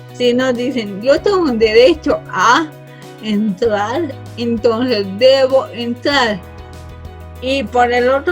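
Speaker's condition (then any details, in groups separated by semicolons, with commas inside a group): Cerebral palsy from birth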